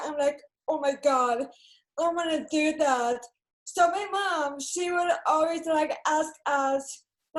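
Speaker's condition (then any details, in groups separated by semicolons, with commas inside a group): Cerebral palsy; speech therapy throughout childhood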